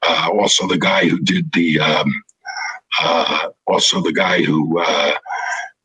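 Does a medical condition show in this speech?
Yes: throat cancer, vocal cords removed; throat cancer from 1996, 63 surgeries under general plus about 100 in office; cancer free 13 years, partial voice box created by Steve Zeitels in Boston; no voice for about five years after vocal cord removal, now partial voice.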